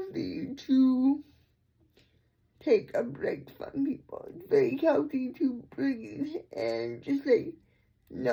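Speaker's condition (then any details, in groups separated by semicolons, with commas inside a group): Cerebral palsy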